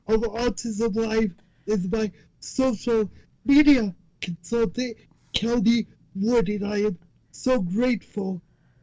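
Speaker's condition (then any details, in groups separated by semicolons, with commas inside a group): Cerebral palsy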